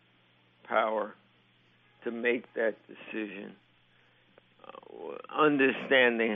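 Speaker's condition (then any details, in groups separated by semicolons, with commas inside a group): Lou Gehrig's disease; als, recently disclosed publicly; still able to drive and go to work; voice a mess, audibly affected, others assume drunk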